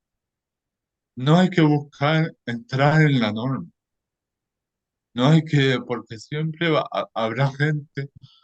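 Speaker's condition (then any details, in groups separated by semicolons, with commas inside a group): Cerebral palsy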